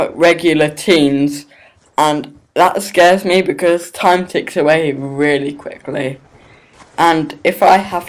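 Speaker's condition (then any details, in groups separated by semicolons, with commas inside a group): Cerebral palsy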